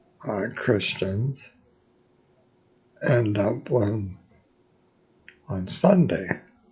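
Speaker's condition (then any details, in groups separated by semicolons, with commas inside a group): Multiple sclerosis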